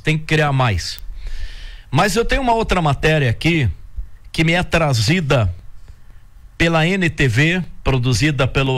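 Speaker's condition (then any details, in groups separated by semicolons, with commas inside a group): No condition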